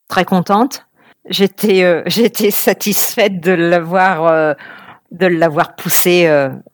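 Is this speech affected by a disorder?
No.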